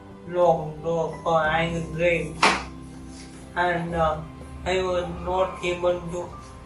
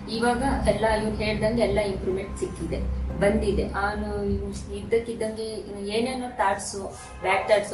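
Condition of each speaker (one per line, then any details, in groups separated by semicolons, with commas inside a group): ALS; abnormal gait, gross and fine motor impairment; diagnosed at age 21
No condition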